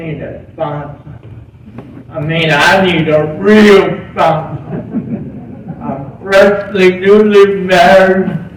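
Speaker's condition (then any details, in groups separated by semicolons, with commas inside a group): Cerebral palsy; present from birth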